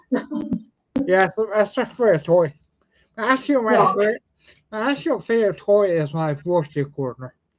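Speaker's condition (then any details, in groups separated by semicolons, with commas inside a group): Ataxia; genetic, from birth; speech impediment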